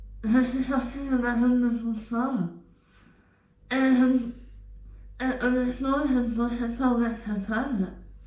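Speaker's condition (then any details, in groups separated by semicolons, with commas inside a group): Tongue cancer; eating difficulty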